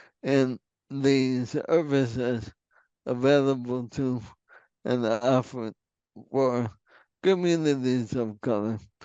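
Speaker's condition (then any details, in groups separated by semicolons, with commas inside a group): ALS; onset left hand weakness, then right hand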